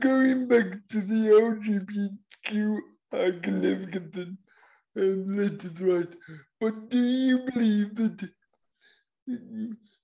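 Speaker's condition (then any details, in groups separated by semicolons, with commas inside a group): Cerebral palsy; uses wheelchair for getting around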